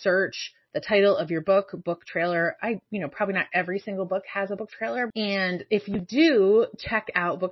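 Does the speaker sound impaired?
No.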